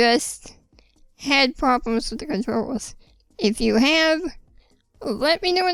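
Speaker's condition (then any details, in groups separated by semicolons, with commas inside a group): Spinal muscular atrophy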